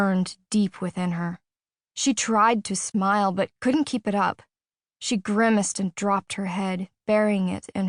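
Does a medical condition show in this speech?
No.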